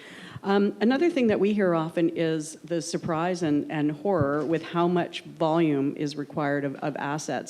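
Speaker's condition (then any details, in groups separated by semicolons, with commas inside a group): No condition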